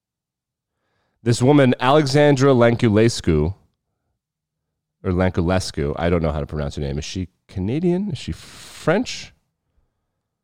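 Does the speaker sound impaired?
No.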